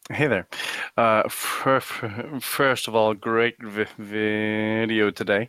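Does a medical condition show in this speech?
Yes: stutter; tried pitch-shifted delayed auditory feedback device for choral speech, not really effective, picks up ambient sound; listener asked if stutter getting better, possibly slightly more fluent now; part-word and sound repetitions, multiple word repetitions, some listeners think stutter is an act; here repeated sounds, prolonged sounds.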